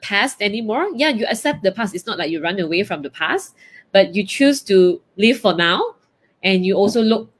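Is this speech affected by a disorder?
No.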